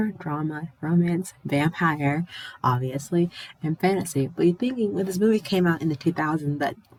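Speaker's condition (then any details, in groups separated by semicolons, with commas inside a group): No condition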